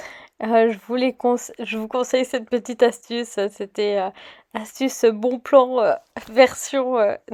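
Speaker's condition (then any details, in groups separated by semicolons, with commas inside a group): No condition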